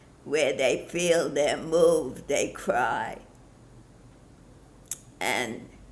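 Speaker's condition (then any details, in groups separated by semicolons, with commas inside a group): Parkinson's disease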